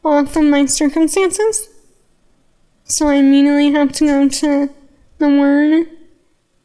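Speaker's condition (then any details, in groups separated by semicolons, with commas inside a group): Muscular dystrophy; Desmin myofibrillar myopathy, slow progressive muscle wasting, began with frequent falls, weight loss, weak arms, pacemaker; 10 to 12 years since diagnosis, full-time wheelchair, night respirator, likely full-time respirator later, daily help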